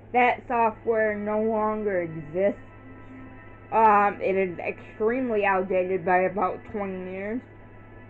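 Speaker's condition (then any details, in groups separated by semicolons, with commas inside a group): Cerebral palsy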